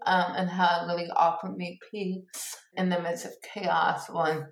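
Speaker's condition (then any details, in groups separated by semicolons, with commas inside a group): Cerebral palsy; born two months premature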